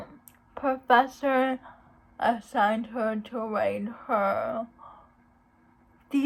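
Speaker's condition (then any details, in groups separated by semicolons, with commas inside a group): Cerebral palsy; uses wheelchair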